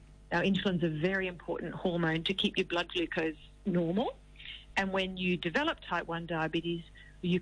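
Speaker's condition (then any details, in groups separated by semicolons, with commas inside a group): No condition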